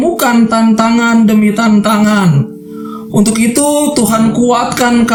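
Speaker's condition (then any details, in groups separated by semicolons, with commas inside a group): No condition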